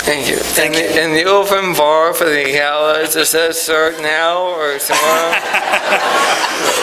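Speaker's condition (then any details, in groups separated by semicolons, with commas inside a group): ALS; recently diagnosed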